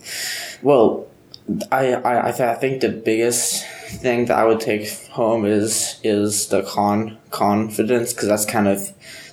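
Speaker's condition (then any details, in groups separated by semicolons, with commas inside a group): Stuttering; stuttering since about first or second grade, school therapist not specialized in stuttering, attends friends conventions; age 14; uses voluntary stuttering to disclose, ordering food no problem, working on public speaking; repeated sounds, repeated words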